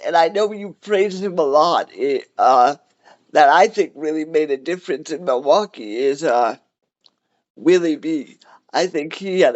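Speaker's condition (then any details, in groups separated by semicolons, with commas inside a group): Cerebral palsy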